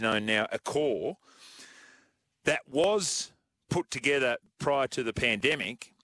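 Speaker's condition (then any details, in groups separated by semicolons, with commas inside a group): No condition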